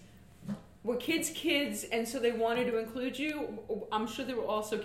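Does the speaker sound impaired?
No.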